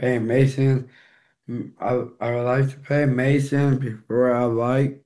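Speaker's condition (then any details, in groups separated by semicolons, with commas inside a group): Down syndrome; teen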